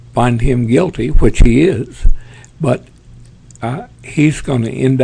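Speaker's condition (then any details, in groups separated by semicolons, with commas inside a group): Parkinson's; tremors as early symptom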